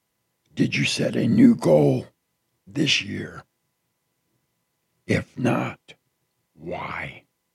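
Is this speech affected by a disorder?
Yes: partial laryngectomy after throat cancer.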